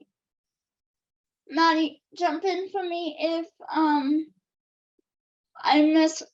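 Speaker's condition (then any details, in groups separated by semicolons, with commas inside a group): Cerebral palsy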